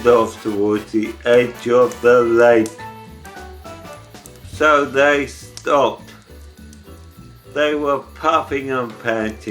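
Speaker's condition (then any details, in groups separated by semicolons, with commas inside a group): ALS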